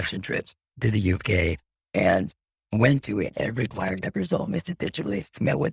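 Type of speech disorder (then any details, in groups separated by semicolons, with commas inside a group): Speech with a voice prosthesis; laryngectomy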